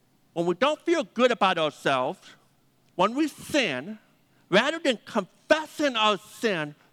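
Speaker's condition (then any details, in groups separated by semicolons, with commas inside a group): Deafness; 80% deaf, hard time hearing phone callers, needs names repeated several times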